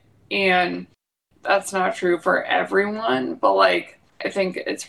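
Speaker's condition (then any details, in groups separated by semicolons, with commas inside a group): ALS; young onset, diagnosed in 30s, spinal surgery before diagnosis without improvement; uses a voice amplifier when talking, host hears her fine without it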